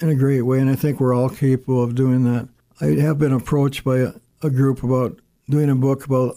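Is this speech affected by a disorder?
Yes: Parkinson's disease; uses walker, near-death experiences; stutters and stammers.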